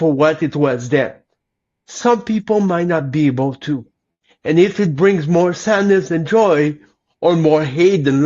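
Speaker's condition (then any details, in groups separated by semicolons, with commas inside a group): Cerebral palsy; lifelong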